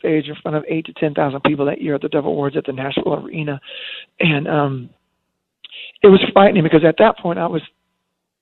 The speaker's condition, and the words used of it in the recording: Spasmodic dysphonia. In essence, I lost control of my voice, which is pretty ironic.